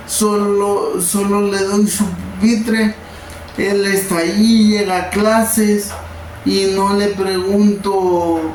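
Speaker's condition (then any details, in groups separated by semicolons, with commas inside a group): Cerebral palsy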